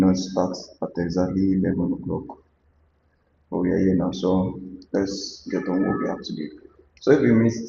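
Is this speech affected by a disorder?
No.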